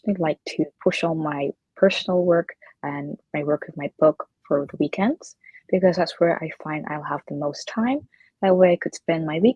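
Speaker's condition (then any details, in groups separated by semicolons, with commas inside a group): No condition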